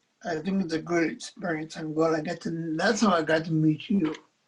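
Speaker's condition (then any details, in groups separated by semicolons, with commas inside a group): Cerebral palsy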